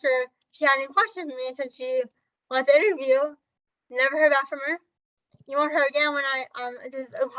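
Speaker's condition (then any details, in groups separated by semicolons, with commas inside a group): Mitochondrial disorder; affects balance, speech, walking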